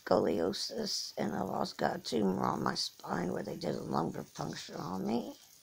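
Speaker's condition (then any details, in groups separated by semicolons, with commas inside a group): Cerebral palsy; from birth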